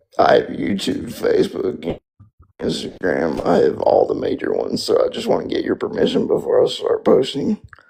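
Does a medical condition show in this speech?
Yes: spastic quadriplegic cerebral palsy.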